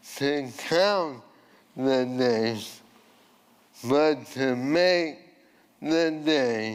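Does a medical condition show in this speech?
Yes: ALS.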